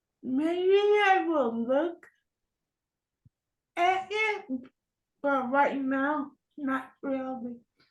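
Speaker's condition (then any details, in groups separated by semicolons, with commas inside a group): Cerebral palsy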